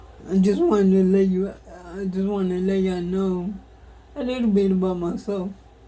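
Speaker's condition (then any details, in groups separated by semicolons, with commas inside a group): Cerebral palsy; cannot walk, uses wheelchair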